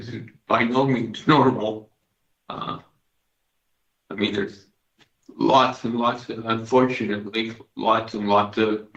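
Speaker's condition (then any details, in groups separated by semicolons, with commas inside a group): Parkinson's disease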